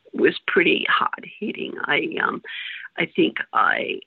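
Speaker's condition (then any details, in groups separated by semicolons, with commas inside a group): Spasmodic dysphonia; onset about 16 years ago, saw ear nose and throat specialist, diagnosed after over 12 months; words disappear like bad phone reception, bits of words lost, holds voice box, cough or hiccup resets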